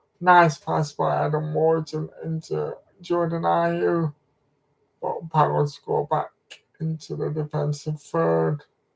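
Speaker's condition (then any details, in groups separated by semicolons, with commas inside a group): Cerebral palsy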